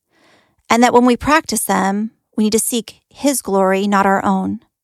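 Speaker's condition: No condition

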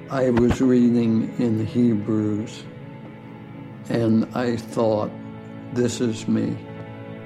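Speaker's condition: ALS; diagnosed about 13 years ago

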